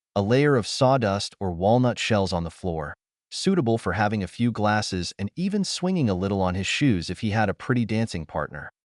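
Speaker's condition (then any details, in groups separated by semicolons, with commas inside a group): No condition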